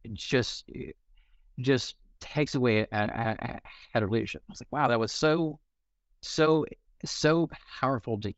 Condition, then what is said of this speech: Stuttering. And yes, I do stutter. So your audio is not buffering.